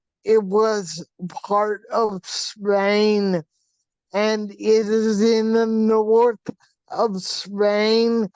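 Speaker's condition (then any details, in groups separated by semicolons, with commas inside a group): Facial paralysis from hydrocephalus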